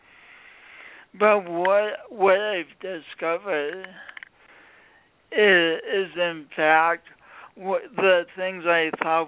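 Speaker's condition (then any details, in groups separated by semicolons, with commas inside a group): Speech impediment from birth injury; speech impediment present, comfortable with own voice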